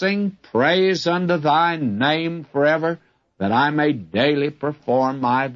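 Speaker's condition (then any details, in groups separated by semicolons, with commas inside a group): No condition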